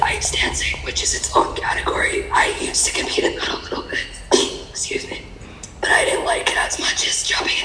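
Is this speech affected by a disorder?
Yes: laryngeal papillomatosis; congenital, papillomas growing in airway, periodic laser removal, many laser surgeries, vocal cord scar tissue; laser surgery to remove papillomas about a week ago; scarred vocal cords cannot vibrate, altered voice, breathless on exertion as airway gradually blocks.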